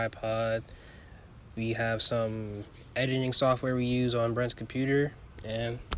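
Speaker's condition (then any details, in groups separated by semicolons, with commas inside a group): No condition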